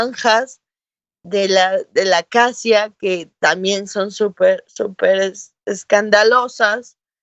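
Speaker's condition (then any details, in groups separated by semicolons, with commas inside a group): Cerebral palsy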